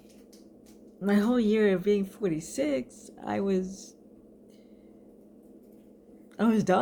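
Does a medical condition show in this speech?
Yes: cerebral palsy.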